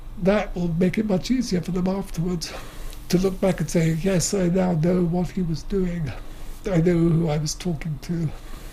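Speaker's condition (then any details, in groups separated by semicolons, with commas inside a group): Motor neuron disease; wheelchair user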